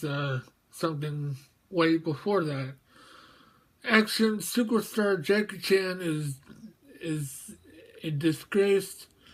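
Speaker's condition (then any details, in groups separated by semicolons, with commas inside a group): Mobius syndrome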